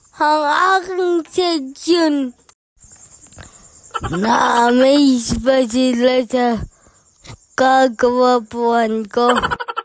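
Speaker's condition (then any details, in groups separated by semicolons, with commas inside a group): Cerebral palsy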